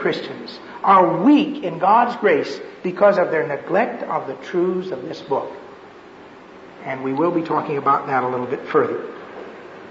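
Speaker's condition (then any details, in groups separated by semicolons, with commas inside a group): No condition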